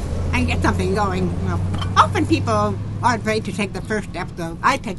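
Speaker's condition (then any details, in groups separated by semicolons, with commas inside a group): Deafness, profound, genetic, severe; mistaken for drunk slurring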